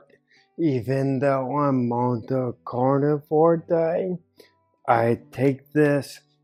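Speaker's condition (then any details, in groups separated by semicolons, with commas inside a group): Ataxia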